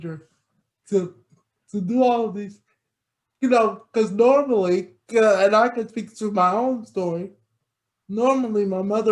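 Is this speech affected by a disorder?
Yes: cerebral palsy.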